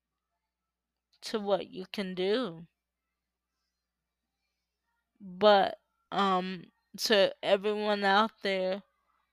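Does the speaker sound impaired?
Yes: cerebral palsy; uses power wheelchair.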